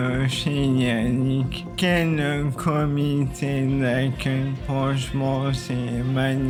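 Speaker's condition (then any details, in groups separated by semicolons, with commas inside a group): ALS (maladie de Charcot)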